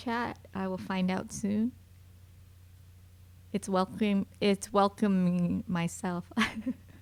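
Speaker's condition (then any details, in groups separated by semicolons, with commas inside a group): No condition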